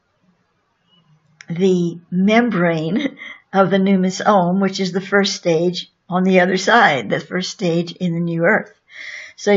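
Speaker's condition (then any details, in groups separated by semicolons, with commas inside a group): No condition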